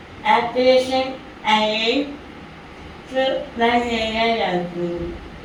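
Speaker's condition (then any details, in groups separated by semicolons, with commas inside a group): Throat cancer; about one year since onset, liquid food only, nutritional support; could not speak last month, now somewhat clearer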